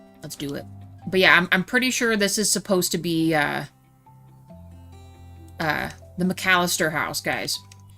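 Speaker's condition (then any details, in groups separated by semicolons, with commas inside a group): No condition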